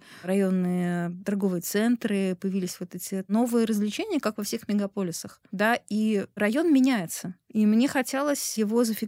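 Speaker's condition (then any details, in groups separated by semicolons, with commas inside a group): No condition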